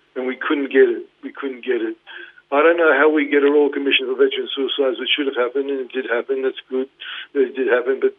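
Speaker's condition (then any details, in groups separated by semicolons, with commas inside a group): Parkinson's; led to retirement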